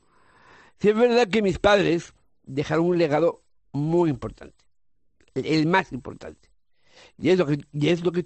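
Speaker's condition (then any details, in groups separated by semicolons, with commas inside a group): Down syndrome; trisomy 21, three copies of chromosome 21, genetic, congenital, age 47; lives alone with home help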